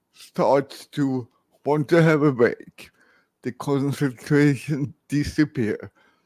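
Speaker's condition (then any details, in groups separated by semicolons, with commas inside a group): Cerebral palsy, severe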